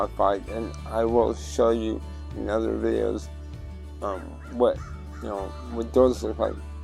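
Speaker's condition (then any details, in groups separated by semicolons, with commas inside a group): Cerebral palsy; tends to mess up words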